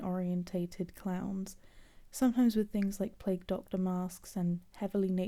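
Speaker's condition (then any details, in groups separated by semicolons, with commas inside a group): No condition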